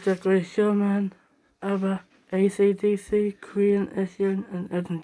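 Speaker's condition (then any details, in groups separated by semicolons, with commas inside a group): Down syndrome; age 17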